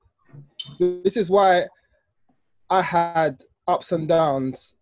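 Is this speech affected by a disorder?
Yes: stuttering; a course gave very good speech, strongest about a year ago, now pretty good but stutters constantly; very tired from long work hours, stuttering somewhat more, more on edge about speech; much worse when tired, consistent but not perfect, stutters all the time; here prolonged sounds.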